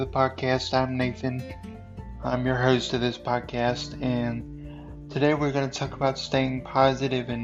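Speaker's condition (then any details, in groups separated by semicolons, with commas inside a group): Cerebral palsy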